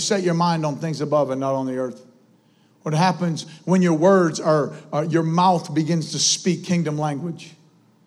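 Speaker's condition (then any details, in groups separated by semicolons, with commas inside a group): No condition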